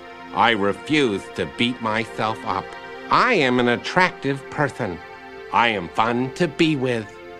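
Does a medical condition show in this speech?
No.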